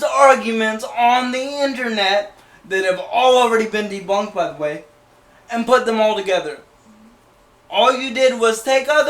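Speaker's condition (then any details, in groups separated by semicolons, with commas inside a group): Cerebral palsy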